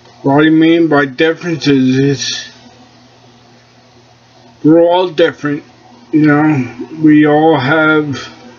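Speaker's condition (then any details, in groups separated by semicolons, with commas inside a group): Cerebellar ataxia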